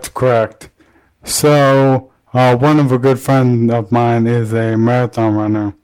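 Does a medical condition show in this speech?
Yes: ALS; about two years since diagnosis, age 31, voice banking underway for future speech device.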